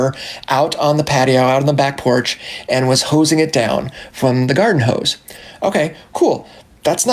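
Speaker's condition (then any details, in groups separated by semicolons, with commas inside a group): No condition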